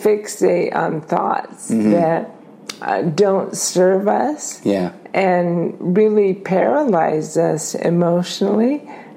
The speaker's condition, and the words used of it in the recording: ALS (motor neuron disease). And so the muscles in my tongue are atrophying.